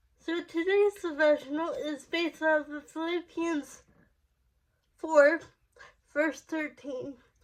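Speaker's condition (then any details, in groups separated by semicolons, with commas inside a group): Cerebral palsy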